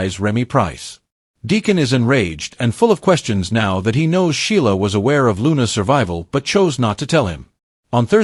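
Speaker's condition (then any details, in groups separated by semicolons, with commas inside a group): No condition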